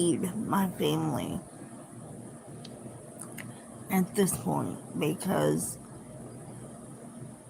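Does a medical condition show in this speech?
Yes: cerebral palsy.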